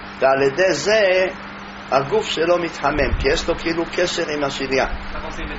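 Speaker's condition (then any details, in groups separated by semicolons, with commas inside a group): No condition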